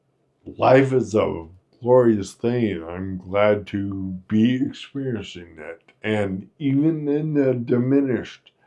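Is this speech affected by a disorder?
Yes: Friedreich's ataxia.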